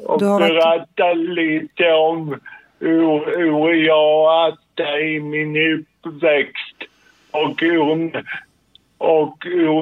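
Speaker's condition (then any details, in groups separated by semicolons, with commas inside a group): Cerebral palsy; sudden involuntary jerks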